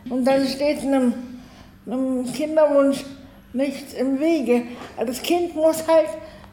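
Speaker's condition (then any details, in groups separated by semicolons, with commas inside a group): Cerebral palsy, spastic, arms and legs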